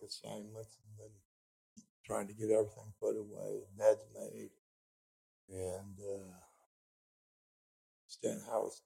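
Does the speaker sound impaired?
Yes: speech impediment.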